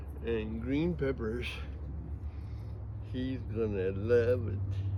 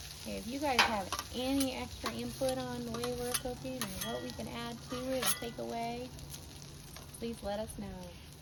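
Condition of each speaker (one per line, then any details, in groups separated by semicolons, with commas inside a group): Cerebral palsy; drinks with straw, cannot lift cup
No condition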